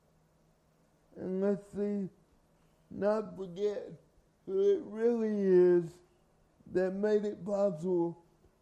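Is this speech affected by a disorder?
Yes: cerebral palsy; from birth.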